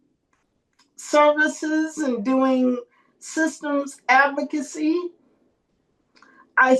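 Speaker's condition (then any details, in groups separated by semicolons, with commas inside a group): Cerebral palsy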